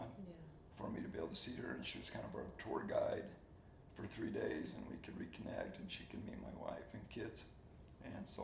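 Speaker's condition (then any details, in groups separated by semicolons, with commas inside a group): ALS; slow-progressing form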